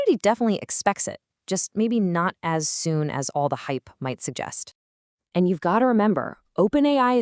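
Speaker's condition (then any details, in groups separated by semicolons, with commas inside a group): No condition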